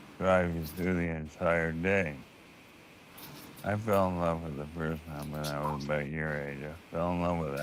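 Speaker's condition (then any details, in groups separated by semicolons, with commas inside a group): ALS; first symptom in one hand, likely bulbar form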